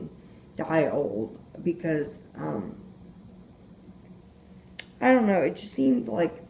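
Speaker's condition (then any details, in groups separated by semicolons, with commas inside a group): Disability causing slurred speech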